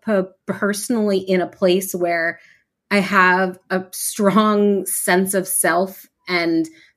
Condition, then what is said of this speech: Stuttering. The amount that I stutter and how stuck I feel, or how much physical tension I might have, fluctuates,